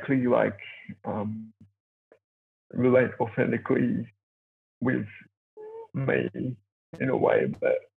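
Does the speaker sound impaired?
Yes: cerebral palsy; born two months premature.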